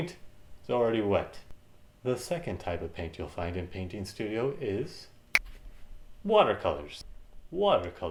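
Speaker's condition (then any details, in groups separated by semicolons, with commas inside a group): No condition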